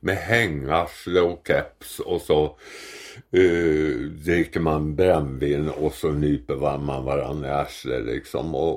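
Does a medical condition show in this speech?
Yes: tongue cancer; half of tongue surgically removed for cancer, two teeth extracted, dental problems after surgery, radiation treatment, later received teeth; constant sore feeling in mouth, like a wound.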